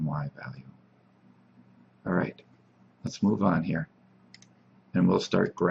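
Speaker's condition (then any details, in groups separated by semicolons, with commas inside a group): No condition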